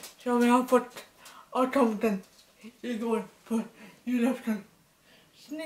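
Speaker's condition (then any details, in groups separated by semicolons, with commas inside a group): Dyskinetic cerebral palsy, severe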